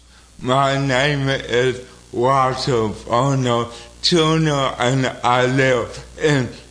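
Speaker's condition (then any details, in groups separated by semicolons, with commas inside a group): Cerebral palsy; singing voice at church years ago described by pastor as not the most beautiful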